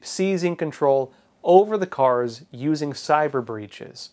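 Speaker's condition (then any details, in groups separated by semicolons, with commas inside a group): No condition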